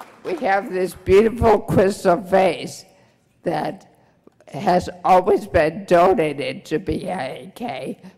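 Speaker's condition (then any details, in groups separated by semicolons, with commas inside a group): Brain injury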